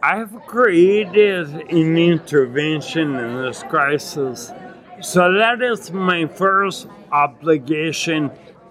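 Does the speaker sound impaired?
Yes: acquired ataxia with dysarthria; Lance-Adams syndrome, contaminated-jacuzzi Legionnaires' pneumonia, 12-day induced coma, brain damage, myoclonus, onset age 39; daily poor balance and hand coordination, told no cure or medication; difficult articulation, speaking feels like elephant on chest, gets winded, bites tongue 2-3 times daily.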